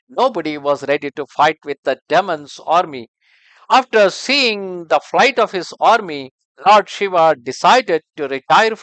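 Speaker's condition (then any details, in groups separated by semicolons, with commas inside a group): No condition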